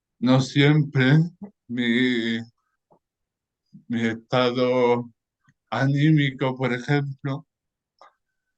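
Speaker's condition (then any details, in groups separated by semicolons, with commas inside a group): Cerebral palsy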